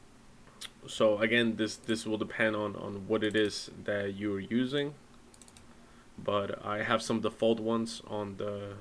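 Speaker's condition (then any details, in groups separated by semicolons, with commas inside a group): No condition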